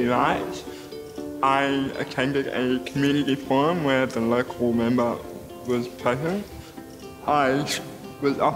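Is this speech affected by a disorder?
Yes: cerebral palsy.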